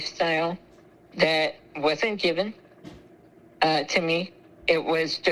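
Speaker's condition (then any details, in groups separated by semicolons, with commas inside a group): Spinal muscular atrophy; from birth, feeding tube, ventilator, suction, cough assist, CPT vest; age 24, ventilator 13+ hours nightly; chewing and swallowing trouble, high choking risk, secretions need suction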